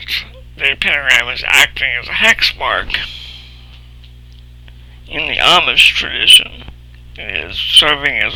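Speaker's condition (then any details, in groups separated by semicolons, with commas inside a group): Cerebral palsy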